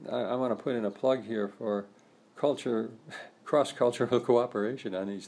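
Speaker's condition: Parkinson's disease; about 10-11 years since diagnosis

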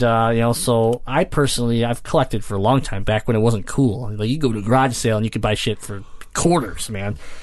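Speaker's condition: Cleft palate; congenital

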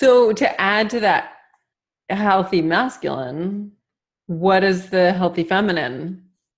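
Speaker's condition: No condition

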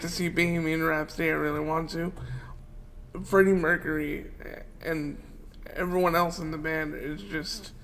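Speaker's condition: Cerebral palsy; wheelchair user

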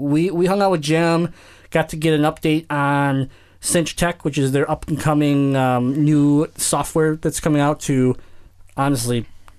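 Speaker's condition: Cleft palate; congenital cleft palate

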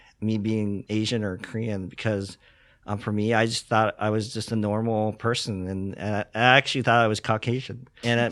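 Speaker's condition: Cleft lip and palate; congenital

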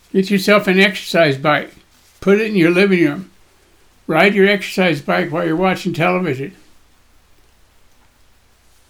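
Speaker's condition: Parkinson's disease; voice shakes, body shakes

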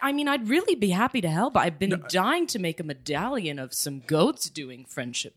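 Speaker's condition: No condition

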